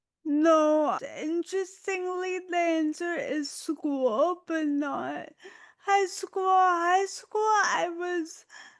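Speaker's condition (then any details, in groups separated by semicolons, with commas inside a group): Autoimmune disease, spinal cord injury; acquired at age 25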